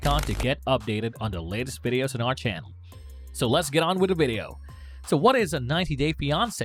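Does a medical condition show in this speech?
No.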